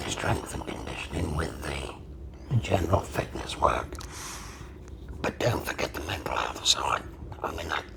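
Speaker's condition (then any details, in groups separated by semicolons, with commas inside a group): Laryngectomy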